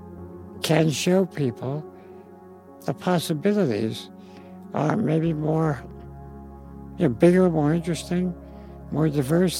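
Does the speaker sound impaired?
Yes: spinal muscular atrophy; congenital genetic neuromuscular, incurable, quadriplegic, full sensation but no muscles, never walked or stood, lifelong wheelchair; progressive, age 56, cannot hold pencil, writes with voice recognition program, drives motorized wheelchair, needs help.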